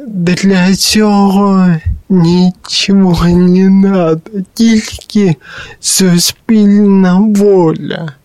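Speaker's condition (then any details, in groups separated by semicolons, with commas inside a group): Cerebral palsy; since birth, born apparently lifeless, parents told would die within three weeks; speech defect noticeable to others, not heard by self, startled by own voice on microphone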